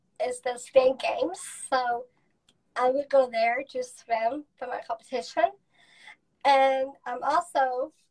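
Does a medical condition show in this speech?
Yes: Down syndrome; present from birth, lifelong; age 24.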